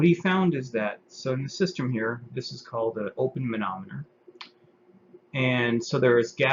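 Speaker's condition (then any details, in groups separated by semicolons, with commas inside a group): No condition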